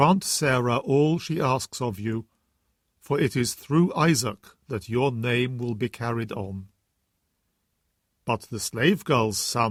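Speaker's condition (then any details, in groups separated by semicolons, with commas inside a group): No condition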